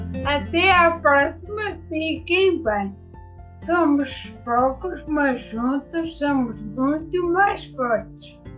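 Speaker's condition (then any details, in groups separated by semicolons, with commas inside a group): Ataxia after brain injury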